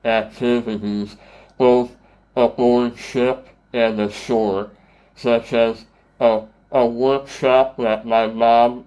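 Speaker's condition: Treacher Collins syndrome; tracheostomy scar

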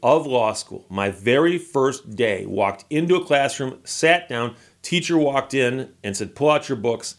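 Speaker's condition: No condition

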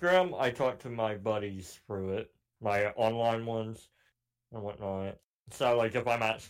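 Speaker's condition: Cleft palate; cleft palate since childhood

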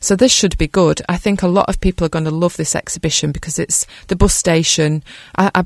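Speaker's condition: No condition

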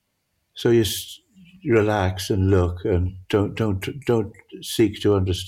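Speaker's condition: Parkinson's; difficulty judging near and far

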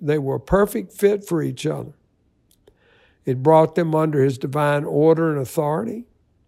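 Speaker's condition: No condition

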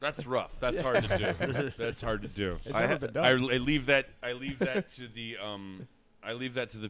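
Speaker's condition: No condition

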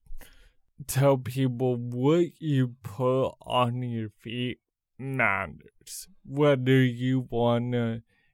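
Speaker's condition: Cerebral palsy; congenital, did not walk until age three, runs competitively, first Nike professional runner with cerebral palsy; wears Nike Pegasus Fly Ease shoes

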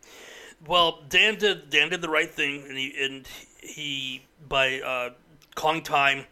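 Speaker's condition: No condition

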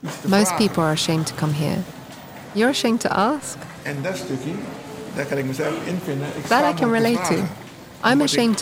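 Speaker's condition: No condition

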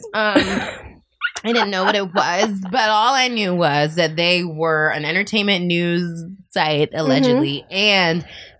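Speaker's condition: No condition

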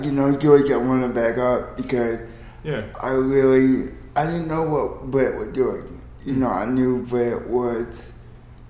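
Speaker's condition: Cerebral palsy

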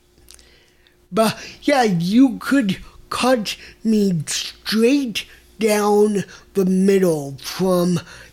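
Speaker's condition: Mild cerebral palsy; unconsciously spits when talking, slightly higher-pitched than typical male voice, voice reveals disorder, mistaken for drunk

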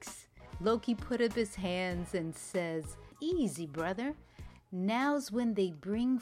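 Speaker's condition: No condition

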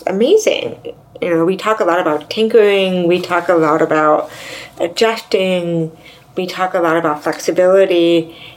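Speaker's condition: Deafness, severe to profound; grew up speaking, mainstream schooling, learned sign language in 20s, also signs

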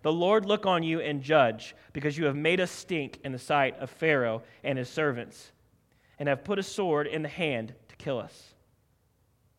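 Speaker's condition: No condition

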